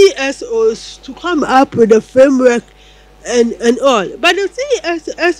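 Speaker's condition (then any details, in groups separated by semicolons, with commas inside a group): Cerebral palsy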